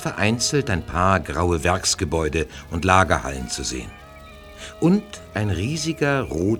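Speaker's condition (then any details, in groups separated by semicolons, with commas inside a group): No condition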